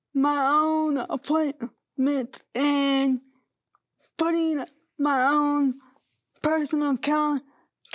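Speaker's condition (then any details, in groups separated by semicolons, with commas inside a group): Cerebral palsy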